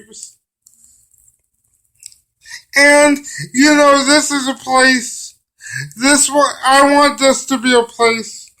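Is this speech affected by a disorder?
Yes: cerebral palsy; brain damage.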